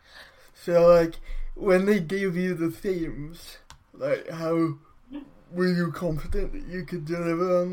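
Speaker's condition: Cerebral palsy; brain damage at or around birth

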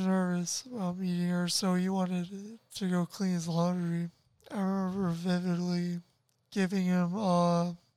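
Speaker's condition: Tracheostomy, ventilator dependent; ventilator 24 hours a day through tracheostomy

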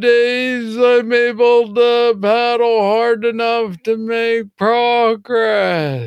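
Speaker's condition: Parkinson's disease, young onset

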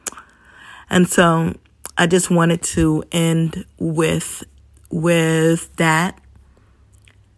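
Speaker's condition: Stuttering; traumatic brain injury survivor, gets worn out with brain overload; stumbles upon words, listeners asked to breathe and wait through stumbles; repeated sounds, prolonged sounds

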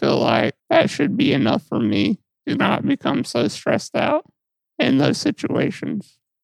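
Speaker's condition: Muscular dystrophy; repositioned in bed by mother

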